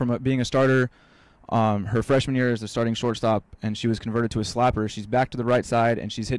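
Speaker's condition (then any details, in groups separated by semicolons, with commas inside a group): No condition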